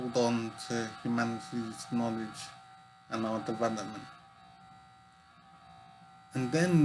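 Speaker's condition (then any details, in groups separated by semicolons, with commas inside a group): Brain injury; severe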